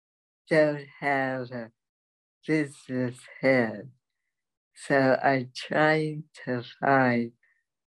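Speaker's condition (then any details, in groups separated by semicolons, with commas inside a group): Dystonia; speech loss began after UCLA, mute 40 years, typed needs on typewriter, symptoms when speaking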